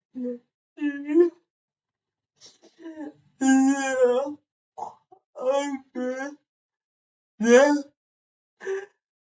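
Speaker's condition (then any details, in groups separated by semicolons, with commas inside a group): Cerebral palsy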